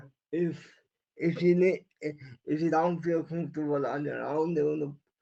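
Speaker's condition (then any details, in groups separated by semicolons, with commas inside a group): Cerebral palsy; wheelchair user since childhood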